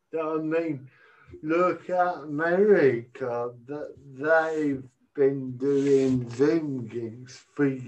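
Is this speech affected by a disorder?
Yes: cerebral palsy; cerebral palsy from birth, uses walking stick, holding handheld mic prevents walking stick use on stage; considering Amazon headset microphone to free hands for walking stick on stage; speech sounds unusual, self-described as talking funny.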